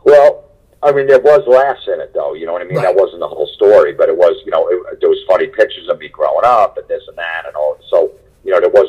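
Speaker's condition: No condition

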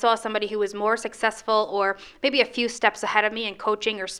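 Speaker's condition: No condition

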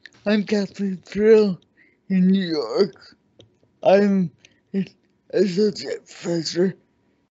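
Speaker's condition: Cerebral palsy; cerebral palsy since childhood

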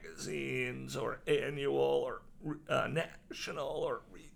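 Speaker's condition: Voice disorder; about nine years before recording

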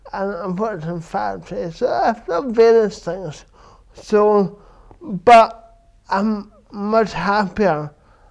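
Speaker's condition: Cerebral palsy; from birth; affects verbal speech

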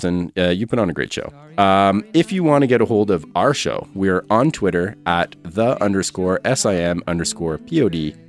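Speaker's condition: No condition

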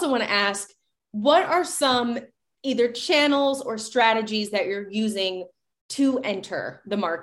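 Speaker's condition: No condition

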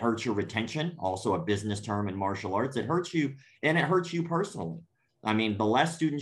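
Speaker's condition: Cleft palate; congenital cleft palate

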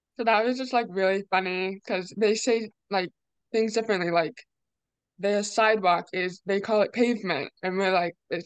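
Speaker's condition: Deafness; deaf or hard of hearing

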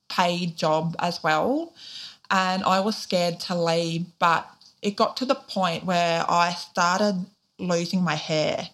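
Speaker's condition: Deafness, profound; born deaf

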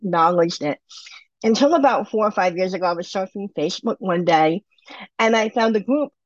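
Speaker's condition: Bilateral cleft lip and palate; surgeries finished since mid-20s, has dental implants

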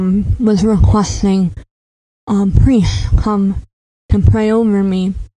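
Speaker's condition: Cleft palate; congenital

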